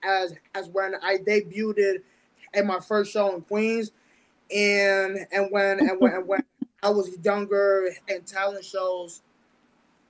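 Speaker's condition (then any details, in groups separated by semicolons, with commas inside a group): Stutter; mild stutter, low speech impediment since about age 10, intellectual learning disability from birth, hears instructions differently; certain words sometimes don't come out; repeated words, prolonged sounds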